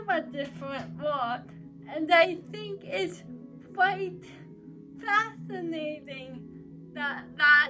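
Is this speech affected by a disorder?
Yes: cerebral palsy; uses crutches.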